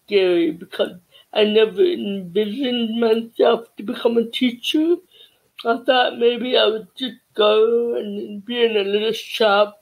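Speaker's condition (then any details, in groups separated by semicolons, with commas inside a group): Cerebral palsy; from birth; childhood speech therapy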